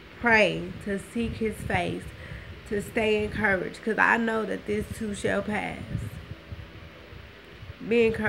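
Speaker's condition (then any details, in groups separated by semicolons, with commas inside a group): Cerebral palsy, spastic; now talking and breathing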